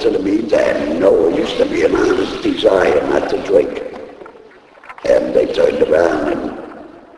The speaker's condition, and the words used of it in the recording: Laryngectomy. And now, if you break my thumb, I can't talk at all.